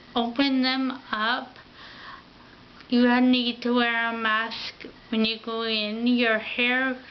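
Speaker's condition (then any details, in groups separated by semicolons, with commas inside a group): Ataxia; affects mouth and tongue coordination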